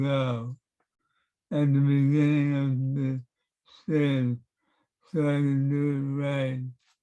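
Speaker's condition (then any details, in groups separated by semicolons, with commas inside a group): Parkinson's; affects handwriting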